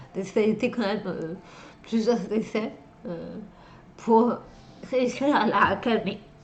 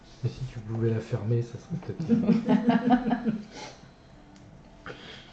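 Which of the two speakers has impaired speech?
The first: dystonia and multiple sclerosis; hereditary dystonia, involuntary contractions, abnormal postures, plus multiple sclerosis; dystonia since age 5 or 6, multiple sclerosis since about 20.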